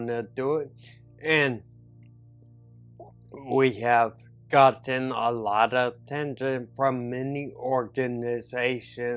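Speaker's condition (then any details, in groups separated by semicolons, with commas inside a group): Neurological disability (takes dalfampridine)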